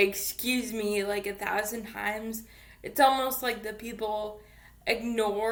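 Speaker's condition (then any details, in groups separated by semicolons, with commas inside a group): Cerebral palsy; infant ventilator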